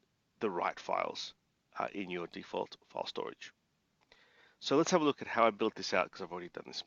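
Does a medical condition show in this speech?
No.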